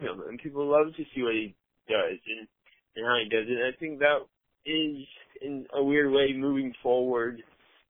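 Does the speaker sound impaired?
Yes: cerebral palsy, mild; had speech therapy.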